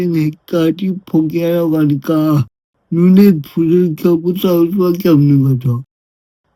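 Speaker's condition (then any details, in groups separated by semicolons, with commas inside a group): Brain lesion disability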